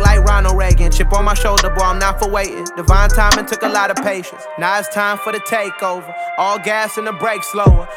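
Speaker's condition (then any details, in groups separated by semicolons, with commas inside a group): No condition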